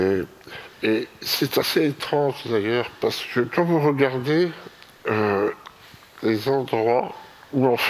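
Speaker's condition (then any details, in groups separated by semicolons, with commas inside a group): Myopathy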